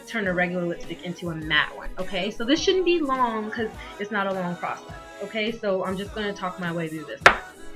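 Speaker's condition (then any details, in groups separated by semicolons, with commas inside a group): No condition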